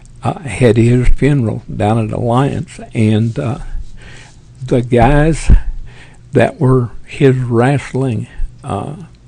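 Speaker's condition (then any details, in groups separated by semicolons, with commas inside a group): Parkinson's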